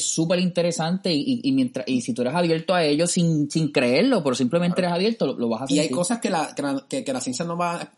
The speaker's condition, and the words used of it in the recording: Stuttering. Y usualmente cuando nos unimos creamos esta bomba atómica de tartamudez